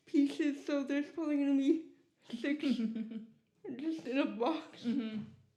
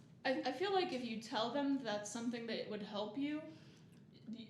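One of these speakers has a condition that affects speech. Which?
The first: cerebral palsy; core and balance affected, manual wheelchair, slow handwriting; physical therapy, walks with assistance, regresses without therapy.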